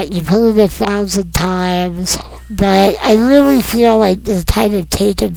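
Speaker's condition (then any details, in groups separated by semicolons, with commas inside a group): Non-progressive muscular dystrophy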